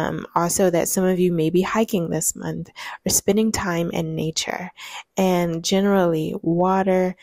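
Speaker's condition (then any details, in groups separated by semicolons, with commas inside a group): No condition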